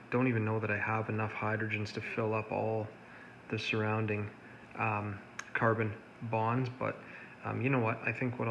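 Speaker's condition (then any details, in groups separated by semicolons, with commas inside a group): No condition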